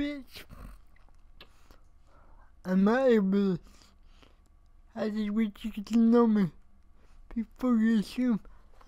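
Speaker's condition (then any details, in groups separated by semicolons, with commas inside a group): Cerebral palsy; speech affected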